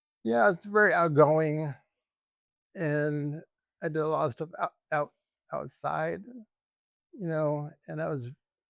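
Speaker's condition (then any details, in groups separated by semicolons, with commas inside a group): ALS; genetic form; voice still present, voice banked, attends speech therapy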